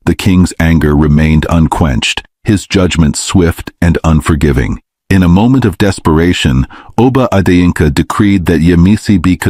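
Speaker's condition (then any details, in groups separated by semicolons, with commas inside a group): No condition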